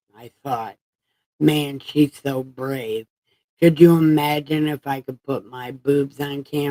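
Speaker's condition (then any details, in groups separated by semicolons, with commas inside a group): Brain injury; about 10 years after injury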